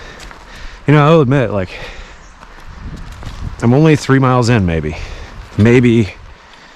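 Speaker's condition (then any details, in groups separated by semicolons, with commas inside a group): No condition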